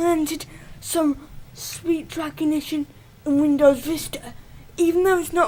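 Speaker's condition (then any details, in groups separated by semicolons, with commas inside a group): Cerebral palsy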